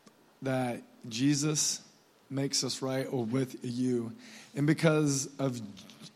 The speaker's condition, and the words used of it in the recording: Stuttering. Just FYI, I have a stutter, so if I get a little blocked up, just bear with me.